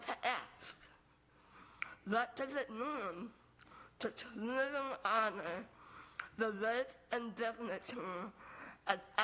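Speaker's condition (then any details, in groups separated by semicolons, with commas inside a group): Moebius syndrome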